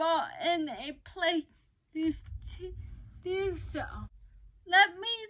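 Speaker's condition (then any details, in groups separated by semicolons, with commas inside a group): Cerebral palsy; uses crutches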